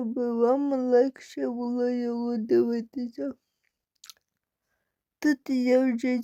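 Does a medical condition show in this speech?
Yes: cerebral palsy.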